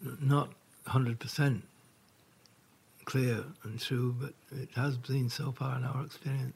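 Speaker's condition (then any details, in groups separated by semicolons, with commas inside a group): Parkinson's; diagnosed about 4 years ago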